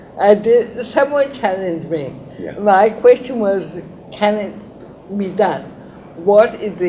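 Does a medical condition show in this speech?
Yes: cerebral palsy; lifelong; walks and runs, completed full marathon.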